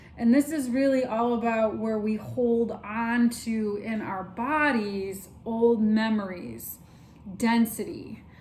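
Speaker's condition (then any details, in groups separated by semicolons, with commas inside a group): No condition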